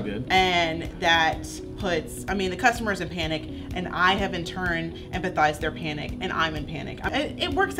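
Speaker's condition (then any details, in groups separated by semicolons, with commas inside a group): No condition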